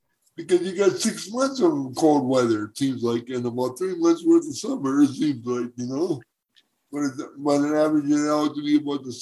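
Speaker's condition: Cerebral palsy; congenital, spasticity, wheelchair for mobility

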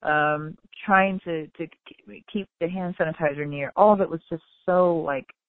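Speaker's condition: No condition

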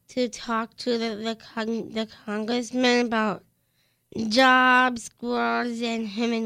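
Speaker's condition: Down syndrome; extra 21st chromosome, present from conception; 15 years old

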